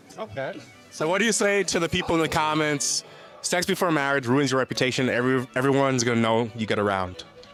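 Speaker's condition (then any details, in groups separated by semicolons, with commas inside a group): No condition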